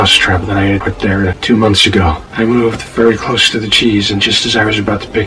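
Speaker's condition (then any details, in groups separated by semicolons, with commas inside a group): No condition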